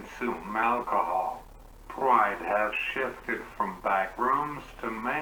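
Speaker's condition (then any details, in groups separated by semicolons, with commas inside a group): Cerebral palsy; uses wheelchair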